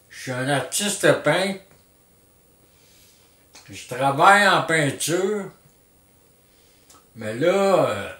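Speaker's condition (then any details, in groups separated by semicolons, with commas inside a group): Traumatic brain injury; surgery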